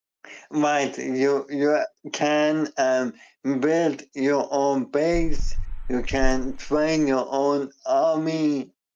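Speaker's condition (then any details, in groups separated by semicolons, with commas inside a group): ALS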